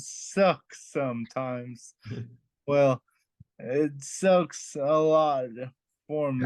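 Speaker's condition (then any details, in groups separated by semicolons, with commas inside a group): Traumatic brain injury; brain surgery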